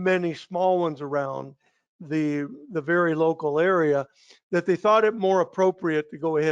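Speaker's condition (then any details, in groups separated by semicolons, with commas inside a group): No condition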